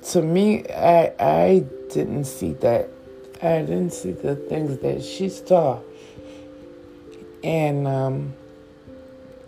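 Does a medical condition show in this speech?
Yes: stroke with stutter; cannot move, hands not working, constant pain, physical therapy, not sleeping, caregiver Miss Priest gives medicines, meals; stutter now, linked by speaker to not sleeping.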